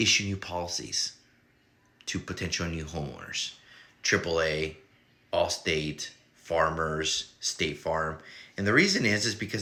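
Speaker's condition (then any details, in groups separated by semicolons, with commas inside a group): No condition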